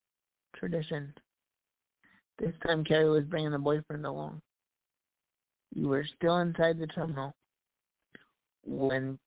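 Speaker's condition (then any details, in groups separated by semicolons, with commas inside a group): Cerebral palsy; voice improved over last year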